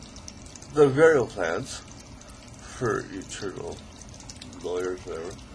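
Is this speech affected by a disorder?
Yes: ALS; still able to talk, articulate.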